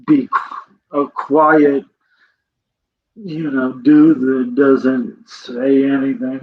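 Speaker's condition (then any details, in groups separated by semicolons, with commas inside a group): Cerebral palsy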